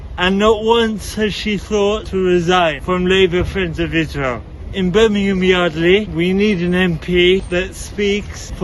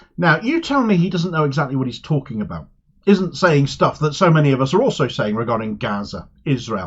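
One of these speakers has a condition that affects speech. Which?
The first: cerebral palsy; wheelchair; speech difficulties.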